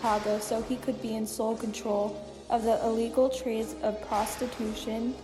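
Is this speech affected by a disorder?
No.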